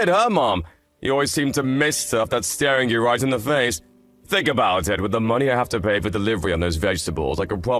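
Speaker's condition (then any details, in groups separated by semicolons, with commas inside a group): No condition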